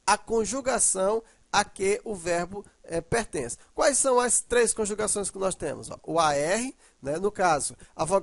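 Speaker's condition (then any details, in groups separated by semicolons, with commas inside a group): No condition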